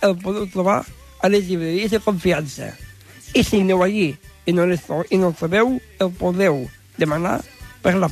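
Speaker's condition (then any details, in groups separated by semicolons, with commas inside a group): Down syndrome; dislikes being corrected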